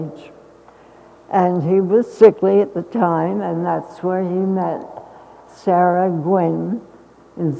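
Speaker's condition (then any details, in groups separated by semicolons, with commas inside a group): Essential tremor; more than half of life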